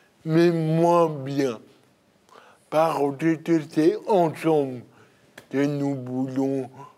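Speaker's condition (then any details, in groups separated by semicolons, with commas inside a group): Cerebral palsy; birth injury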